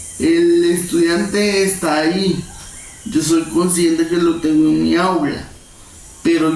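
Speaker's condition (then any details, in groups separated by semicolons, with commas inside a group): Cerebral palsy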